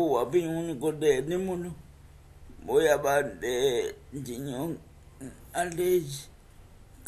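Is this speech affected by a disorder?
Yes: cerebral palsy; uses wheelchair.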